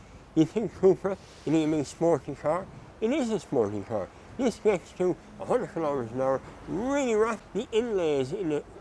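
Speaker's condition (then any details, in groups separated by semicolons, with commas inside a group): Mouth cancer surgery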